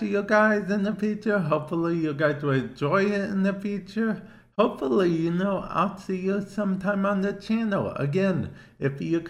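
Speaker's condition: Cerebral palsy; affects speech to an extent

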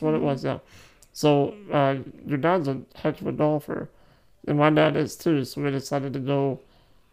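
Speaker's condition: Muscular dystrophy; rare form of muscular dystrophy, life expectancy uncertain

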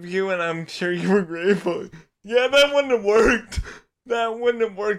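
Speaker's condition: Cerebral palsy, spastic quadriplegia

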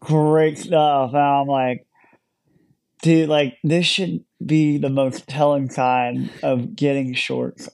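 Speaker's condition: Cleft lip and palate; born in Ukraine

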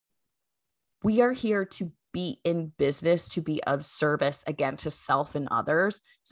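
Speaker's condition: No condition

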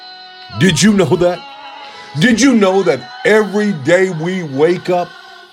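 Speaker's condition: No condition

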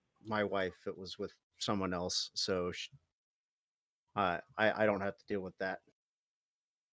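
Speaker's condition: Stuttering; social anxiety quirks; major improvement within first half year of streaming, working around social anxiety; definite stutter, lacks speech fluency typical of social speakers, hurts streams; repeated words, prolonged sounds

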